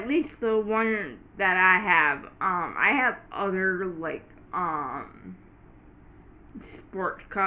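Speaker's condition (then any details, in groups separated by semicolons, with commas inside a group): Cerebral palsy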